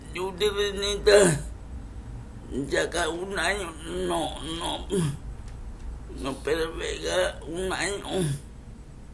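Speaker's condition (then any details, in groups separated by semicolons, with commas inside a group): Cerebral palsy; condition affects speech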